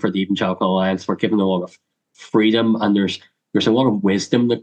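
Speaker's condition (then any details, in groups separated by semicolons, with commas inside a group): Cleft lip and palate; congenital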